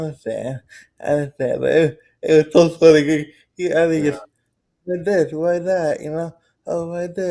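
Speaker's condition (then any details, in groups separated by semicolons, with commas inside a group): Cerebral palsy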